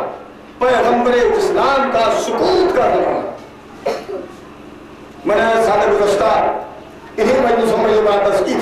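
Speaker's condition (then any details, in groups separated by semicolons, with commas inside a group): No condition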